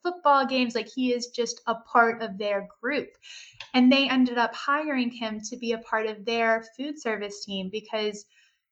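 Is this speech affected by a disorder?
No.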